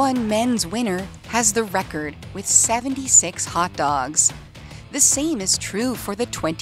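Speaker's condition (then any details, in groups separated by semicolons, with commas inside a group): No condition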